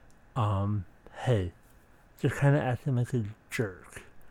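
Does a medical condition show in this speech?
Yes: speech impediment.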